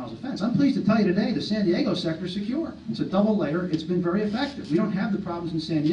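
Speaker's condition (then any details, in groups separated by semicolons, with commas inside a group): No condition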